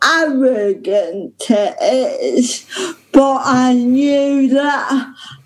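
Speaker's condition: Ataxic cerebral palsy; stuck during delivery

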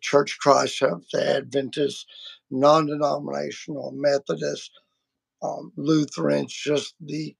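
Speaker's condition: Vocal cord surgery; multiple vocal cord surgeries

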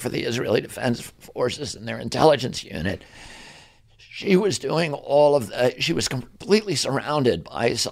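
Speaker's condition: Spasmodic dystonia; voice affected

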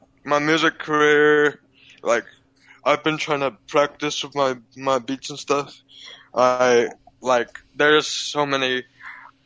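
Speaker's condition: Cerebral palsy, physical only

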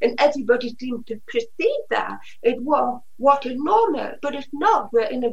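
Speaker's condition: Usher syndrome (deafblindness), profoundly deaf since birth; genetic, progressive, profoundly deaf from birth, tunnel vision noticed at age 9, cochlear implants after 30 years

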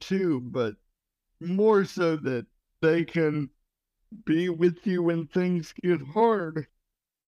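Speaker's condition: Cerebral palsy

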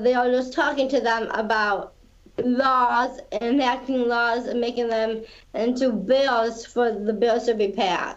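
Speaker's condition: Down syndrome; active public speaker since Special Olympics event in Syracuse

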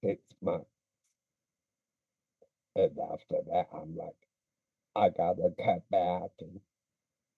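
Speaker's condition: Speech impediment

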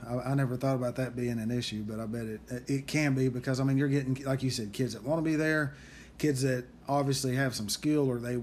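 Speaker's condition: No condition

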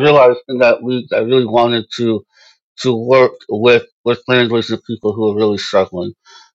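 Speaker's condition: Moebius syndrome; congenital

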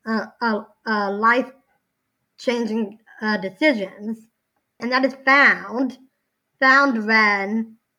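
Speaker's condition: Down syndrome

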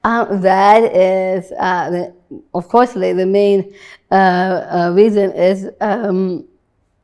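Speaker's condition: Down syndrome

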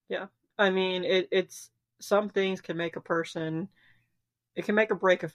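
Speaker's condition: No condition

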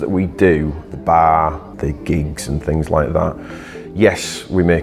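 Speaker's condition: No condition

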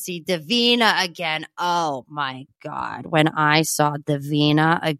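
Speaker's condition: No condition

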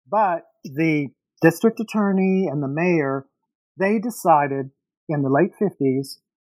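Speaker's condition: No condition

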